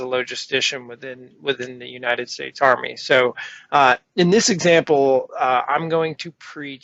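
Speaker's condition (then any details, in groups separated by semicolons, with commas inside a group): No condition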